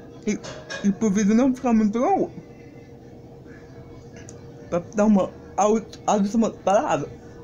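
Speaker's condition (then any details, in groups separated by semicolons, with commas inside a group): Cerebral palsy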